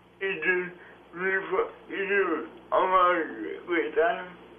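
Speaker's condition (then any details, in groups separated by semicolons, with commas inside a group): Cerebral palsy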